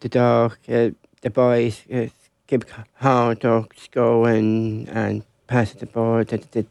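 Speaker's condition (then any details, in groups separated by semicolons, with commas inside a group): Down syndrome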